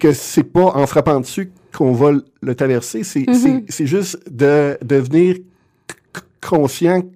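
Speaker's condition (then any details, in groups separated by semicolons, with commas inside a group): Stuttering; lifelong stuttering, genetic component; often cannot get words out, a wall to get through each time speaking; repeated sounds, repeated words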